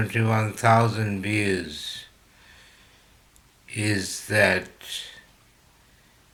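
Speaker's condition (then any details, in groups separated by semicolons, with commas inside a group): Slurred speech from poisoning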